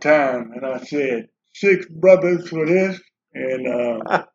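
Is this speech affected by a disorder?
Yes: Parkinson's disease; Parkinson's disease for quite a while, age 70.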